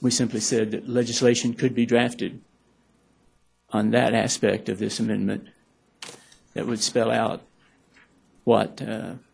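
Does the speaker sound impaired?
Yes: Parkinson's; may appear very nervous due to Parkinson's; may stumble over words.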